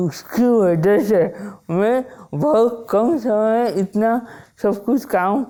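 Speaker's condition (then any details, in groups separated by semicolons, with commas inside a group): Wilson's disease; onset at age 16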